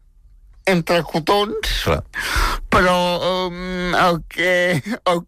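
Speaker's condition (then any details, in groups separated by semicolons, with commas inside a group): Spastic tetraplegic cerebral palsy; no further improvement expected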